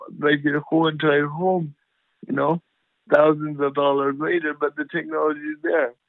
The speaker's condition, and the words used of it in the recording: Cerebral palsy. It may come up with some unusual words or some swear words, but it'll work with practice, excuse me, but it'll work.